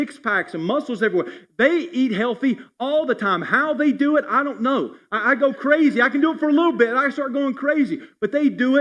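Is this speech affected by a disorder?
No.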